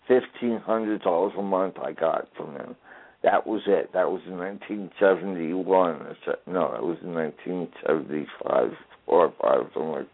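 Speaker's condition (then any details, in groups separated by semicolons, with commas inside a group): Traumatic brain injury; people ask about voice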